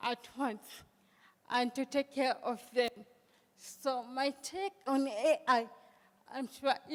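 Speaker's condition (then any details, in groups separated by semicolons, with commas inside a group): Cerebral palsy; hand use and movement control affected; steadies left hand with right, types on phone and laptop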